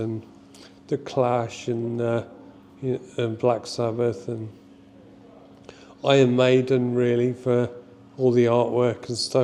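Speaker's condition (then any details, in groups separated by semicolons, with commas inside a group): Motor neurone disease (ALS)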